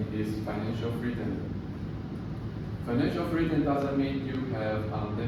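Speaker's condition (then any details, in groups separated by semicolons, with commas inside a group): No condition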